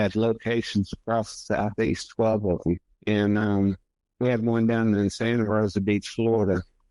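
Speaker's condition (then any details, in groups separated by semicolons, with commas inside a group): Multiple sclerosis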